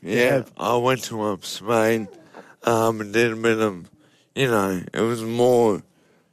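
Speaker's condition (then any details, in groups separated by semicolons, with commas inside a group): Motor neurone disease; sporadic motor neurone disease, deteriorating quickly; treatment overseas, exploring TPS neuromodulation in Melbourne, home device twice daily, nanocrystallized gold drug; speech affected as disease progressed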